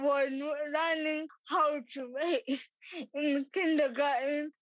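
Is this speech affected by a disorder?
Yes: cerebral palsy; present from birth, affects walking and hand use, scribbled instead of writing, types instead.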